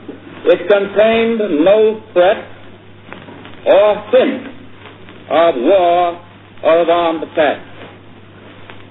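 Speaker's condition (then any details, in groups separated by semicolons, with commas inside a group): No condition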